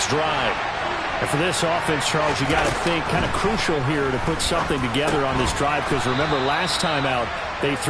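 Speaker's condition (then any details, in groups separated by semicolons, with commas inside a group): No condition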